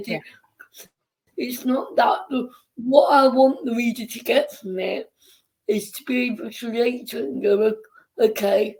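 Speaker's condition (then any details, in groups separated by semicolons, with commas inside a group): Cerebral palsy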